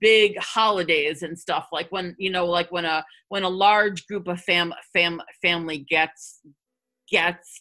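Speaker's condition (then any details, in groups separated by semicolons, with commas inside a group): Stuttering; covert stuttering upwards of 35 years, hiding tricks stopped working, then open stuttering; stutters less when presenting to a group or audience; formerly avoided speaking situations, speechless at first self-help group meeting, said name and stutter by fourth or fifth; repeated sounds, prolonged sounds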